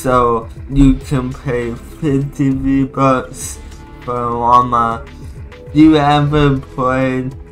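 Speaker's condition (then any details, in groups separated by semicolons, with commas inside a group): Cerebral palsy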